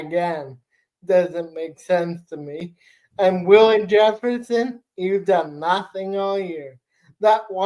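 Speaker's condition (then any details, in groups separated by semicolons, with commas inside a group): Cerebral palsy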